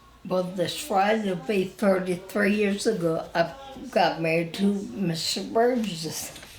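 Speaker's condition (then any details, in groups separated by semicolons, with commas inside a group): Spinal ataxia; wheelchair user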